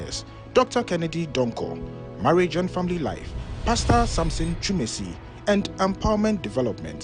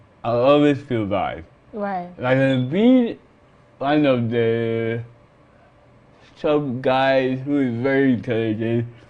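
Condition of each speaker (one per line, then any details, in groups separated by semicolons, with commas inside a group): No condition
Cerebral palsy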